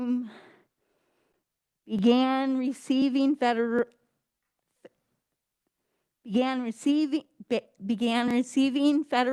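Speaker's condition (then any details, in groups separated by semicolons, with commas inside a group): Cerebral palsy; stutters, clearer when medicated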